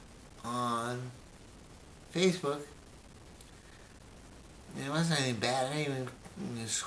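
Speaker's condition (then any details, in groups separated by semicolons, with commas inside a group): Brain injury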